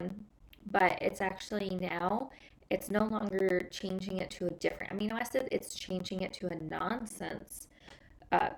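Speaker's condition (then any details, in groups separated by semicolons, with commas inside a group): No condition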